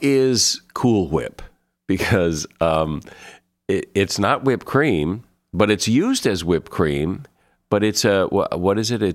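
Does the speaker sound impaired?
No.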